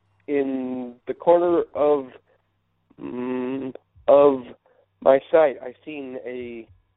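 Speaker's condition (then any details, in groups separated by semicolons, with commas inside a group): Stuttering; stuttering while telling story on call; asks listeners to bear with disfluency; repeated words, prolonged sounds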